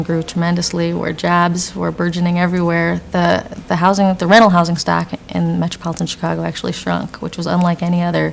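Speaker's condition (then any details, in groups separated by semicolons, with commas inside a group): No condition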